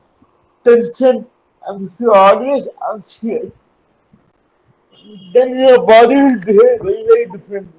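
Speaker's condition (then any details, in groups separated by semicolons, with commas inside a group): Cerebral palsy; uses wheelchair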